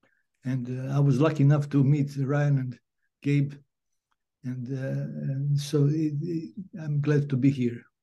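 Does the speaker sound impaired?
Yes: Parkinson's disease; diagnosed 2010, could not play guitar syncopation, stopped playing guitar publicly 2015; ping pong therapy two to three times weekly, began five to six years post-diagnosis, some symptoms reversed.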